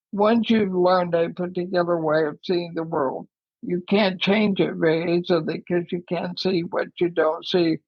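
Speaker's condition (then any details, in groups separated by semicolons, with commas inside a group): ALS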